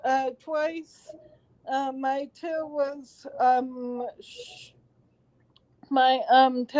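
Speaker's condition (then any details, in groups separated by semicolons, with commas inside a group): Cerebral palsy; talks too fast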